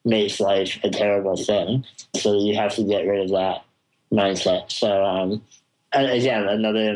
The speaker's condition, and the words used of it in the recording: Spinal muscular atrophy. So the first question is, I don't understand why I'm talking to a guy that sounds kind of mumbly.